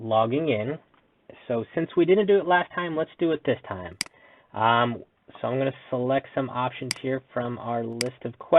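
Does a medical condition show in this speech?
No.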